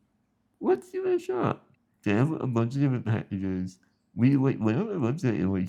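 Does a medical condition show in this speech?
Yes: spinal muscular atrophy.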